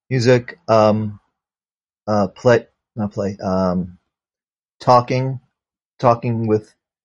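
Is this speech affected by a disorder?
Yes: aphasia after stroke; non-fluent aphasia, caused by stroke during surgery for hereditary mitral valve prolapse; many years since stroke, still working with speech pathology, carries aphasia id card; effortful, labored, comprehension intact.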